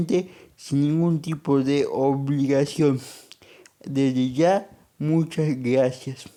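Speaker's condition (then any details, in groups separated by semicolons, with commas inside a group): Cerebral palsy; monthly medication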